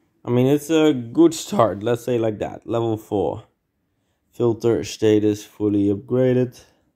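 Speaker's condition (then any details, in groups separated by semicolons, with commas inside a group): No condition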